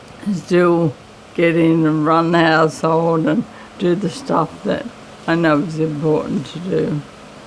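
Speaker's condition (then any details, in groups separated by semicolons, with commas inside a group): MND; voice slightly raspy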